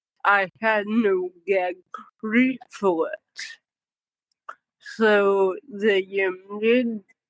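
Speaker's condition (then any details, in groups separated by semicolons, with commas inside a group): Cerebral palsy; from birth, oxygen loss at delivery, newborn seizures; about 35 years since birth, multiple medications; newborn couldn't cough or suck, tube fed, childhood speech therapy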